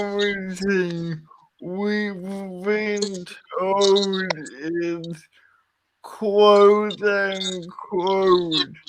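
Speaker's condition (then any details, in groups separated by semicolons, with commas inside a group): Cerebral palsy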